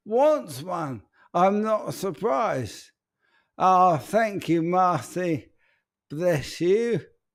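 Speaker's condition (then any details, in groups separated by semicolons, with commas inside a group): ALS; speech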